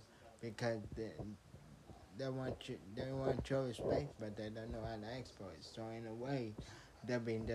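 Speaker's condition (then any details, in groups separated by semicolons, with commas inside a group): Traumatic brain injury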